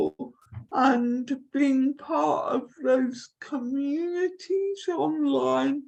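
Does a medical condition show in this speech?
Yes: cerebral palsy.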